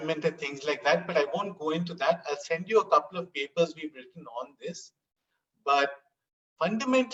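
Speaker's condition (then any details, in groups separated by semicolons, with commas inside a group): No condition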